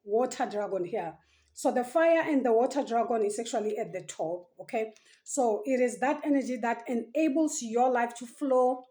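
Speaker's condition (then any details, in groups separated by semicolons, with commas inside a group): No condition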